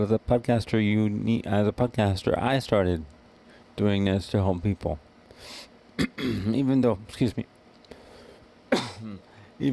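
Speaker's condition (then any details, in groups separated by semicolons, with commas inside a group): Cerebral palsy; wheelchair user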